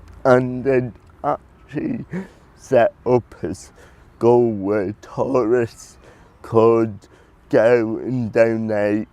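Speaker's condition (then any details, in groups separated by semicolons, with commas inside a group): Cerebral palsy; early prognosis of never talking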